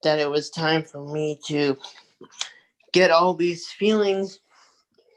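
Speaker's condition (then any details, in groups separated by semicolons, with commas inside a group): Cerebral palsy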